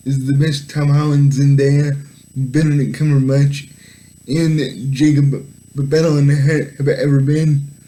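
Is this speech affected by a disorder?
Yes: cerebral palsy; able to speak.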